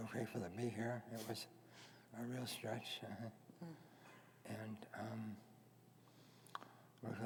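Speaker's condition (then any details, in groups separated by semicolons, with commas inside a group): Head and neck cancer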